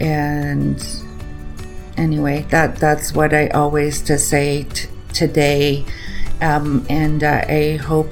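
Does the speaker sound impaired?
Yes: aphasia; acquired after stroke, affects speech and writing, no cognitive deficits, intellect intact; receiving nursing care; words glitch, cannot get thoughts out in voice or writing, listeners anticipate next word.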